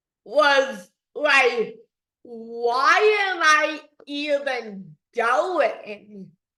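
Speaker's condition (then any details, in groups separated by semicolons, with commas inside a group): Dystonia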